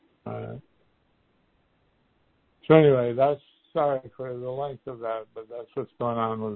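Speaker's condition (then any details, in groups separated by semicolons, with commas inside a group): Parkinson's; stem cell infusions in houston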